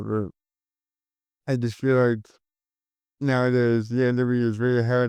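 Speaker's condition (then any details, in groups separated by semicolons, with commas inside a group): Cerebral palsy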